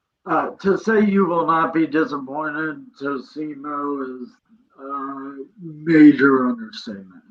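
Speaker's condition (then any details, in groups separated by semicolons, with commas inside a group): Cerebral palsy; present from birth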